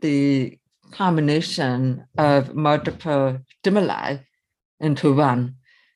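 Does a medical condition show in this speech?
Yes: severe to profound hearing loss, early-onset; cochlear implant user; severe to profound loss from early age, childhood body-worn aids both ears, left ear deterioration, vertigo; left cochlear implant one year, hearing aid other ear, speech rehab, voices robotic first, now natural; early intervention at summer speech school in New Jersey, learned to speak and listen, speech-in-noise difficulty.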